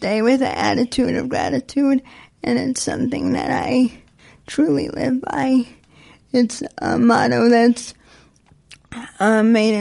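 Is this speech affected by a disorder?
Yes: spastic quadriplegic cerebral palsy, severe; lack of brain oxygen at birth, born 3 months premature, birth weight 1 pound 14 ounces, all muscles very tight; age 36, aging with spasticity difficult, has therapist team; tightness audible in voice, attributed to excitement, able to talk unlike many with severe CP.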